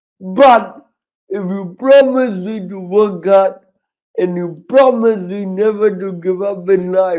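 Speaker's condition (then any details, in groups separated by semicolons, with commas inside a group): Cerebral palsy, severe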